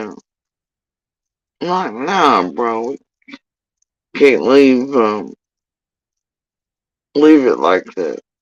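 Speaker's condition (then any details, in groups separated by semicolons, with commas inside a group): Facial paralysis after surgery; tongue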